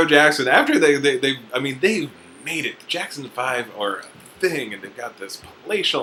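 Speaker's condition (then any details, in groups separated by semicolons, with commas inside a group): No condition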